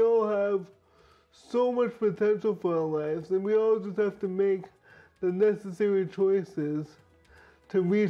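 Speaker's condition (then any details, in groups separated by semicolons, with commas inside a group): Brain injury; speech therapy, speech now fairly understandable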